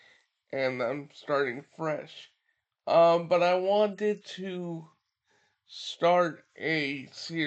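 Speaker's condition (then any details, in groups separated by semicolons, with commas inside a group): Cerebral palsy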